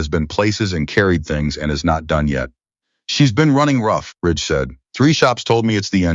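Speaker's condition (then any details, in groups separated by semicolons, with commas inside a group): No condition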